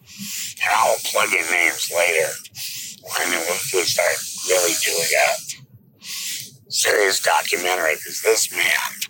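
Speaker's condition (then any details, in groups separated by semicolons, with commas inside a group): Laryngectomy; no vocal cords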